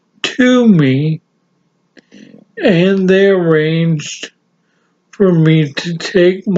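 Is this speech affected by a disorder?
Yes: severe brain injury; severe, ataxia.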